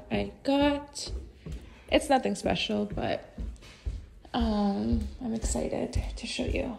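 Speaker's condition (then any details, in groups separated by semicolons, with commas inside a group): No condition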